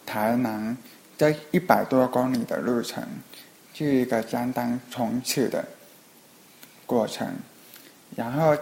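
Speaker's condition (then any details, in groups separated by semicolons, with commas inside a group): Hearing impairment; Skype video calls hard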